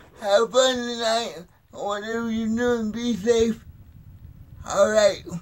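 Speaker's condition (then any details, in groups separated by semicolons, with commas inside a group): Cerebral palsy, spastic, mild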